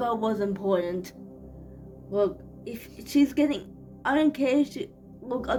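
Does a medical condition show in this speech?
Yes: cerebral palsy.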